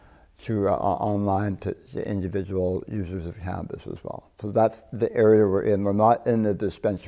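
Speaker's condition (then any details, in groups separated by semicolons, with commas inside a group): Partial glossectomy for tongue cancer; tongue cancer, one third tongue removed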